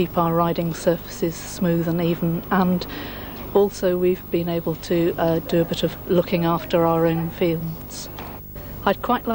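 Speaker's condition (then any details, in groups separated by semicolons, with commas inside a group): No condition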